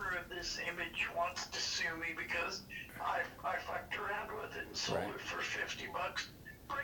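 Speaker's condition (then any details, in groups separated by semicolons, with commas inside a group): Parkinson's disease; diagnosed 5-6 years ago, hand tremors, deep brain stimulation both sides, first 1.5 years ago; tremors largely controlled, battery pack, switched on and off with mini iPod, not all symptoms relieved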